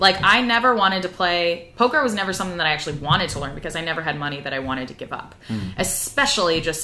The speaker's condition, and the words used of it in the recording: None; typical speech.